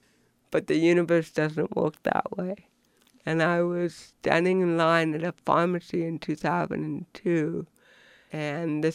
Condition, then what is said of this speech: Cerebral palsy. And I intentionally speak the best that I can, grammatically correct, to let people know I'm intelligent.